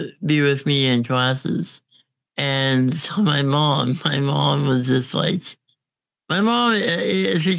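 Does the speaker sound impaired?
Yes: congenital muscular dystrophy; on a ventilator, goes downtown on own, more independent than ever.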